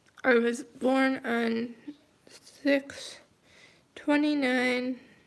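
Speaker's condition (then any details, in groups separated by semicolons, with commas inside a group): Cerebral palsy, mild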